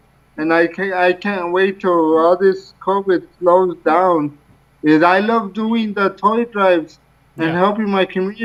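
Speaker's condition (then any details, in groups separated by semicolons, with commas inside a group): Cerebral palsy; from birth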